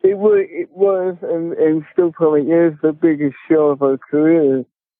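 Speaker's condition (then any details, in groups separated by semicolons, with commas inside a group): Cerebral palsy; speech affected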